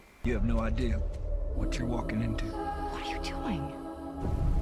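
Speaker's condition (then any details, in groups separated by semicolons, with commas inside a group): No condition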